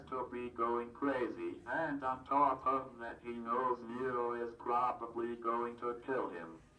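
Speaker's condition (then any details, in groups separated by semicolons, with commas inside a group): Cerebral palsy, athetoid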